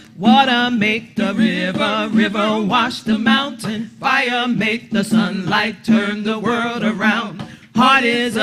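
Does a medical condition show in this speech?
No.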